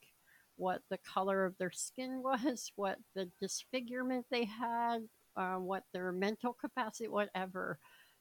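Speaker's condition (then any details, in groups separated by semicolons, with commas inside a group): Cleft palate, severe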